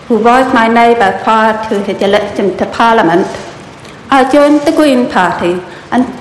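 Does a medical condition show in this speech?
Yes: profound deafness; profound deafness since early childhood, found at 2.5 years by kindergarten teachers, large hearing aids in body harness; New Zealand Sign Language interpreters in gallery during speech; without speech at 2.5 years, mother taught basic speech before school, Mary Hare School for deaf.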